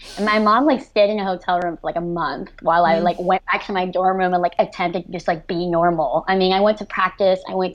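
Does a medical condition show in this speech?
Yes: cleft lip and palate, severe; after stroke could not speak, text, write or converse, cognition impaired; speech pathologist and cognitive therapy.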